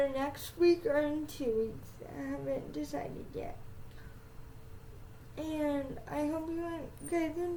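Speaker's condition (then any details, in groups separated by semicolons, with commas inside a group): Cerebral palsy, spastic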